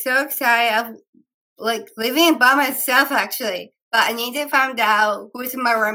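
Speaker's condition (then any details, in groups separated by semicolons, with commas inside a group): Down syndrome; three copies of 21st chromosome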